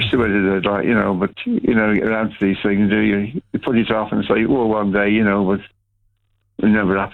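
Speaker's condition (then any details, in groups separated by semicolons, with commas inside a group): Parkinson's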